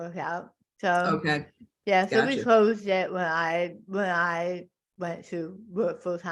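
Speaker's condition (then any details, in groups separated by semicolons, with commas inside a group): Tongue cancer; stage four tongue carcinoma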